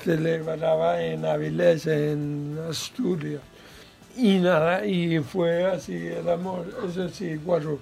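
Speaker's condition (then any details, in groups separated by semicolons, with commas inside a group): Cerebral palsy; mild, lesser degree of disability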